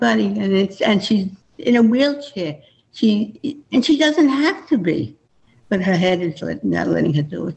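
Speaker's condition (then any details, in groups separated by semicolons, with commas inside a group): Parkinson's disease; first sign one arm not moving, noticed by husband, onset much younger than father, father also had Parkinson's, sought care from Susan Bressman; about 12 years since onset, attends boxing classes; voice affected, asks whether listeners can understand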